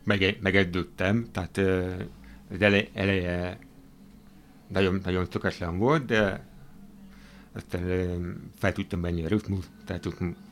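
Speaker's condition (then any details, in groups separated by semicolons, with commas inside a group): Hearing impairment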